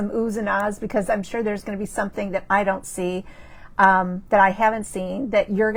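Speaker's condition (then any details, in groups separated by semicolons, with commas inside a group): No condition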